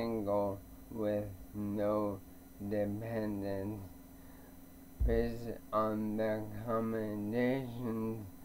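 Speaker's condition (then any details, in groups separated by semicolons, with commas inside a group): ALS; slurred, barely speaks, chokes on water, tongue too weak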